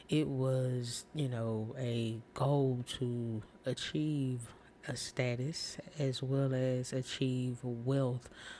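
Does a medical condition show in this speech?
No.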